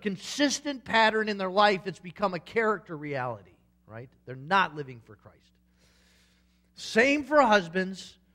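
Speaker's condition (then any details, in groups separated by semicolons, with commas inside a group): No condition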